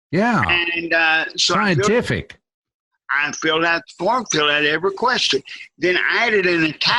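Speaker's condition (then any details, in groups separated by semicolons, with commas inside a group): Cerebral palsy, severe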